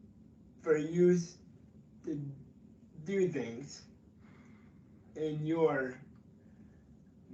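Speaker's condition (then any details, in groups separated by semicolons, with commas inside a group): Cerebral palsy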